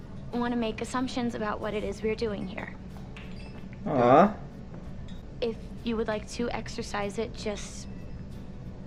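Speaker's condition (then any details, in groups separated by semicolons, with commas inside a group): No condition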